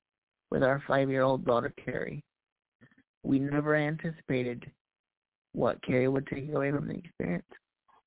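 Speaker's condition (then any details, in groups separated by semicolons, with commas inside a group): Cerebral palsy; past challenges speaking up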